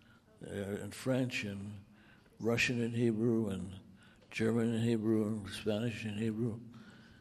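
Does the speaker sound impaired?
Yes: Parkinson's; over 14 years since onset; wife Liz is chauffeur and lifeline.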